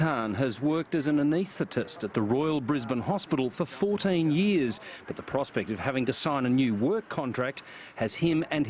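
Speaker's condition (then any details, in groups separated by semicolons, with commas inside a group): No condition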